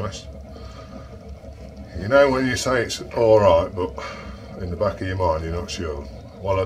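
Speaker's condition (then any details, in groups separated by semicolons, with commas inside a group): No condition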